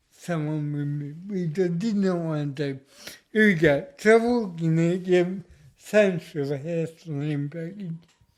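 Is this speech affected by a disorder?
Yes: cerebral palsy; speech noticeably affected.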